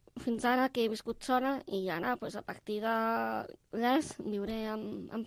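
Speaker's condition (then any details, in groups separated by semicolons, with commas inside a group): Down syndrome; can do all tasks others do but more slowly, four hours instead of one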